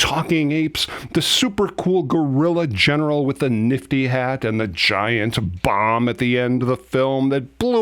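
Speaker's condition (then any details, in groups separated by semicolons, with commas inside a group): No condition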